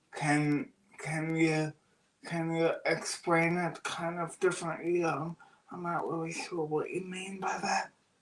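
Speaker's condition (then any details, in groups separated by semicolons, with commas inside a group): Cerebral palsy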